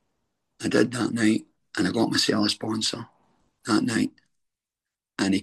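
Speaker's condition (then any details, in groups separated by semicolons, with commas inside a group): Throat cancer treatment effects, stage 4 throat cancer; remission 2.5 years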